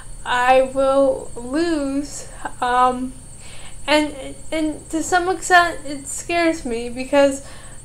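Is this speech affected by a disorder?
Yes: cerebral palsy; trouble swallowing when eating.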